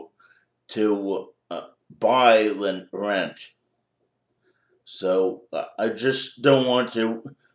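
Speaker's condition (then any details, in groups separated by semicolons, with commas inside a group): Cerebral palsy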